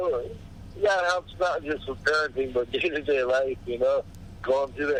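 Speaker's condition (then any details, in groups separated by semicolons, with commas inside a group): Cerebral palsy; body deteriorating with age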